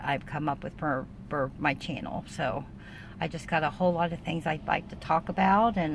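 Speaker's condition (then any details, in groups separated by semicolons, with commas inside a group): No condition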